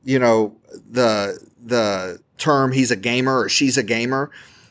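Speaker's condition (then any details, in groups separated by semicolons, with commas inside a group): No condition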